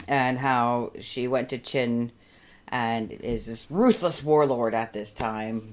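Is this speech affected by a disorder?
No.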